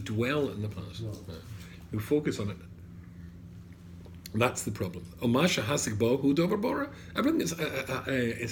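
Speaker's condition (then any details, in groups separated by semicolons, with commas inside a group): No condition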